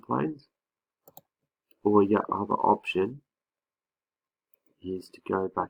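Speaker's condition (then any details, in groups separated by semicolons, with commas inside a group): No condition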